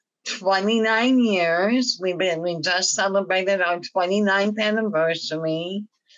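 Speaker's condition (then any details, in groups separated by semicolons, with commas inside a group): Myasthenia gravis; swallowing and talking problems at diagnosis, BiPAP assists breathing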